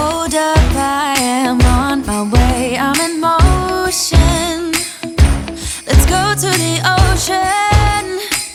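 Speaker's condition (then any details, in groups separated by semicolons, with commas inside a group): No condition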